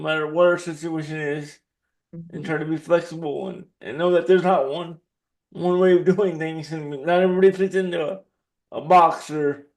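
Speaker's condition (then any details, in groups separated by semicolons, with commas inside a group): Cerebral palsy; dexterity issue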